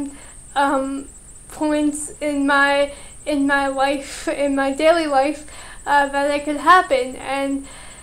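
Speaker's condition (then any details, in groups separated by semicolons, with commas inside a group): Cerebral palsy; slow typing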